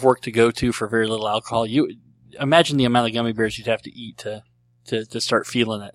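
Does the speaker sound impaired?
Yes: cleft lip and palate; cleft lip and palate since birth, treated as a baby.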